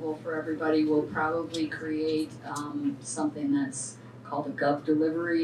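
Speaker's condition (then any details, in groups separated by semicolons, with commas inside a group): No condition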